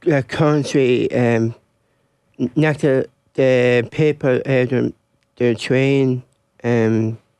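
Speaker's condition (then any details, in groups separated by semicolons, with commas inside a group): Down syndrome; congenital, lifelong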